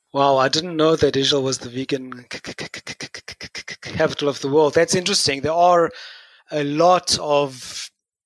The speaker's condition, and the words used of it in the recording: Stuttering. Working on stuttering means for me being aware of what's happening when I stutter as well as what I am doing when I stutter, being mindful of ...